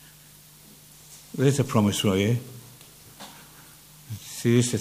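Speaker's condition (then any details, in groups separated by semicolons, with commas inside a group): Parkinson's; speech less clear than before for some years; has learned to manage speech more carefully, invites listeners to flag anything unclear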